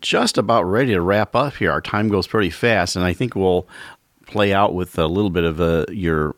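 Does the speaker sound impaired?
No.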